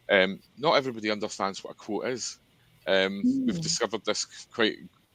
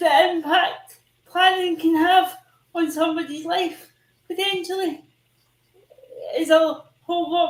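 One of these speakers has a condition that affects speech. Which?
The second: cerebral palsy; premature birth, infant breathing stop, non-progressive.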